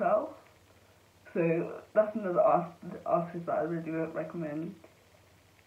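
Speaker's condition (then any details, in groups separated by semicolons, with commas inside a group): Cerebral palsy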